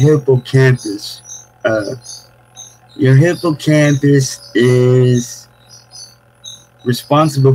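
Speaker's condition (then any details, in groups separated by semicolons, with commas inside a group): Cerebral palsy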